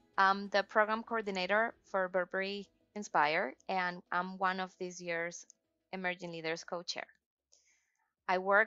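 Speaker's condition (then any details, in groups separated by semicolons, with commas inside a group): No condition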